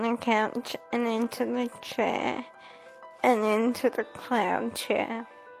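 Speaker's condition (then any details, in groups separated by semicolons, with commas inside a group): Motor neuron disease; childhood motor neuron disease, possibly ALS form, diagnosed at age 9, collapsing before diagnosis; age 14, about 5 years since diagnosis, uses wheelchair, mother Bronwyn and brother help transfers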